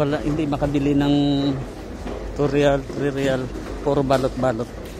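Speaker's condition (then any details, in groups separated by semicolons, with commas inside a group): No condition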